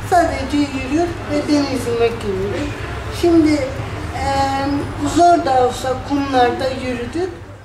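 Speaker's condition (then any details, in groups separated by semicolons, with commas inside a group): Spastic cerebral palsy; spastic, birth complications, affects walking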